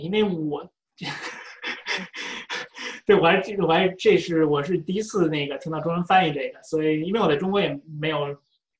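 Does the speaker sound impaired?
Yes: stuttering; native Mandarin speaker, moved to US at 17, few therapy sessions in remote Beijing suburb, worse, stopped; blocks on first word, stutters less in Chinese than English, harder to understand in English; here repeated words, blocks.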